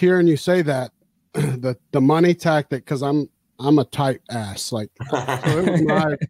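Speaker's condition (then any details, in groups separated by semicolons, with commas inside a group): No condition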